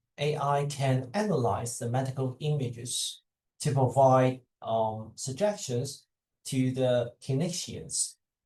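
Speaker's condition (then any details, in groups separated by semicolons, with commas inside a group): No condition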